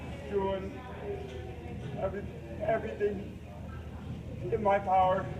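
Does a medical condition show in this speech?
Yes: cerebral palsy; uses a lift for transfers.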